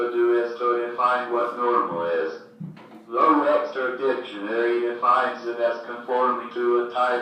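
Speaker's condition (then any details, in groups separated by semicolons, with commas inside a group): Cerebral palsy, speech-generating device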